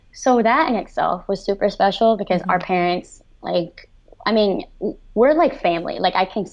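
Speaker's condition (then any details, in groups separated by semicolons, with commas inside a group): Cleft lip and palate; severe cleft lip and palate, about 23 surgeries by 17, ischemic stroke at 18, post-stroke seizures; after stroke could not speak, text, write or converse, cognition impaired; speech pathologist and cognitive therapy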